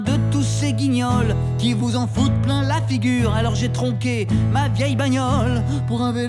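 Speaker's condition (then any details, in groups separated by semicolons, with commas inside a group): No condition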